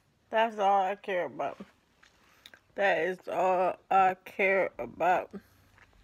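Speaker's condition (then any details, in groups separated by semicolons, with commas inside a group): ALS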